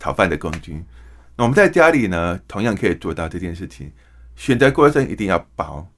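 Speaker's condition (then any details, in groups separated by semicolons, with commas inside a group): Hearing impairment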